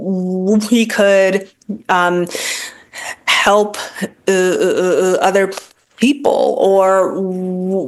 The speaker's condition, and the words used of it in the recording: Stuttering. So I'm a person who stutters, and I had sort of come to this point in my life where I was so terrified of talking, like